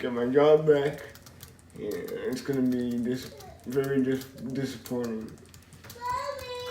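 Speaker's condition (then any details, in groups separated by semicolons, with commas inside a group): Cerebral palsy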